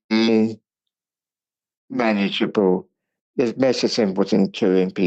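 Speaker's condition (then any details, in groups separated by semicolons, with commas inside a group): Cerebral palsy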